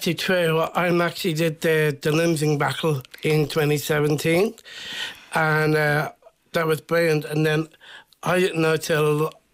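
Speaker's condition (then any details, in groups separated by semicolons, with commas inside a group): Down syndrome; then speech and drama training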